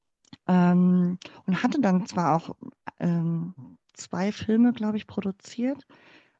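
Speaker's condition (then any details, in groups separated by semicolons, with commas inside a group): Cleft palate; congenital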